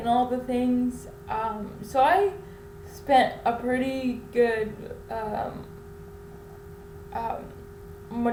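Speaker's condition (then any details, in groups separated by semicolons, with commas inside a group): Cerebral palsy; infant ventilator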